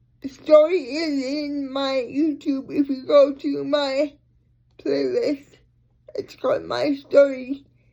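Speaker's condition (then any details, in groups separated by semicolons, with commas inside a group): Cerebral palsy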